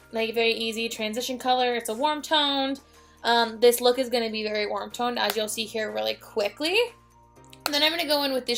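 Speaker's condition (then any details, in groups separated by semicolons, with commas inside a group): No condition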